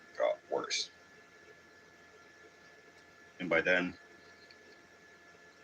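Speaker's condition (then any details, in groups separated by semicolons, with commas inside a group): No condition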